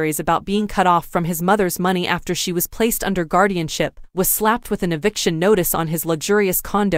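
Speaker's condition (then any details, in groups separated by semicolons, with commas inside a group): No condition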